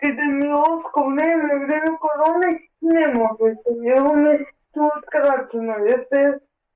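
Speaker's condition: Cerebral palsy; cerebral palsy with blindness, daily help needed for mobility and adapted reading material; steady personal assistant via Druga Zamisao for almost two years, records literature, exams taken orally; own way of breathing and communicating must be shown to each new assistant, very communicative

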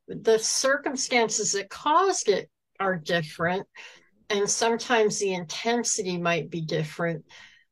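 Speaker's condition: Cleft palate, cleft lip and palate, no nose, severe; nearly lived in hospital until three

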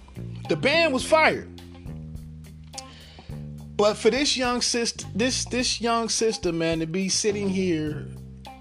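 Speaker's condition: No condition

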